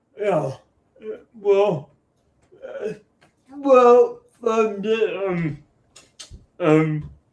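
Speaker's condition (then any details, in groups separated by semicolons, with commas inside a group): Cerebral palsy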